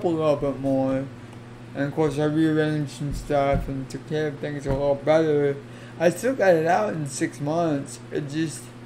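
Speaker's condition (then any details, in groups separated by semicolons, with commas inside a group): Cerebral palsy; affects legs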